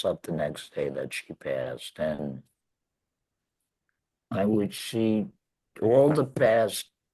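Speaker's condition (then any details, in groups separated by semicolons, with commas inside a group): Laryngectomy; laryngectomy after throat cancer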